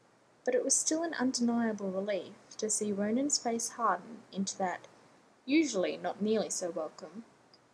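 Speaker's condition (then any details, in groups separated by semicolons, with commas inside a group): No condition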